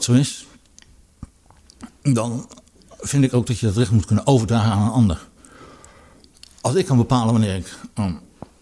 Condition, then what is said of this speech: Parkinson's disease. Ik praat moeilijk, zoals nu misschien wel blijkt.